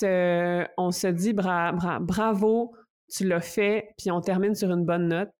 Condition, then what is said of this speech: Stuttering. Donc, si vous m'entendez bloqué sur un mot, wow, j'ai aimé ce bégaiement.